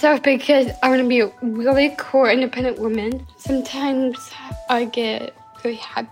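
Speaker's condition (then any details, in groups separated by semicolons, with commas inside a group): Down syndrome; genetic, third copy of chromosome 21, told of diagnosis by mother at age 7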